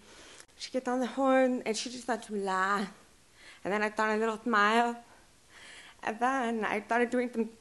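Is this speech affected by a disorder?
Yes: deaf and hard of hearing; since childhood.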